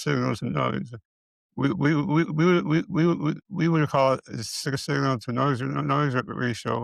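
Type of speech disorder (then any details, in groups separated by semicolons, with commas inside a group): Dysarthria; multiple system atrophy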